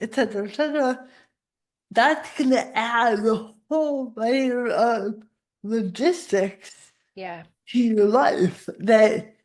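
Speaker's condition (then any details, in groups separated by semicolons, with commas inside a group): Cerebral palsy; spasticity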